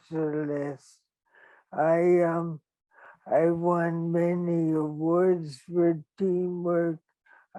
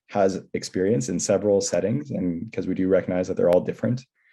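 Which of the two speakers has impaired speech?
The first: ALS; operation six months ago, then intensive care.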